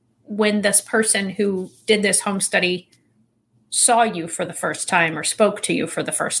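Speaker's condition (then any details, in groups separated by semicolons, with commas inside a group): No condition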